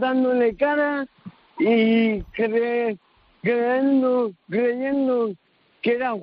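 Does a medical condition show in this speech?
Yes: cerebral palsy; cerebral palsy from birth, diagnosed years later after MRI, early intervention from infancy, no intellectual disability.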